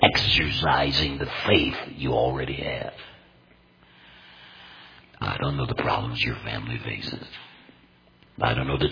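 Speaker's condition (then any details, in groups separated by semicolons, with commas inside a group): Total laryngectomy, complete laryngectomy, voice prosthesis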